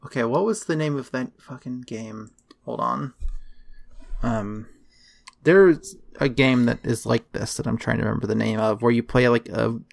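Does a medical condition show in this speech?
No.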